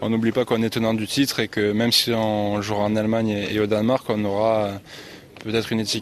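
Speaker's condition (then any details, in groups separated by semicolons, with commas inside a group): No condition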